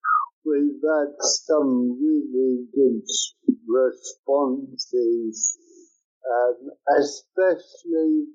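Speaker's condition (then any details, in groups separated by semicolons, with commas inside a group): Cerebral palsy; from birth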